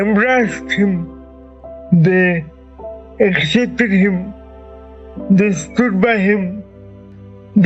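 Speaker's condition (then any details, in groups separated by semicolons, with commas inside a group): Cerebral palsy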